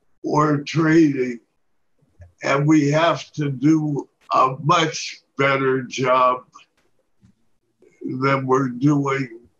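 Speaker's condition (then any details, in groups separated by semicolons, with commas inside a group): Parkinson's disease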